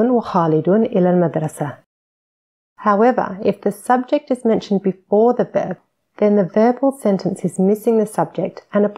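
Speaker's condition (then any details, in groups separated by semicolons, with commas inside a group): No condition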